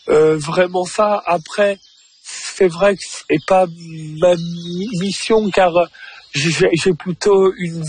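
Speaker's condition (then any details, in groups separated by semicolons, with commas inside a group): Stuttering; stutter diagnosed at age 4, initially misdiagnosed as Gilles de la Tourette by a psychiatrist; repeated sounds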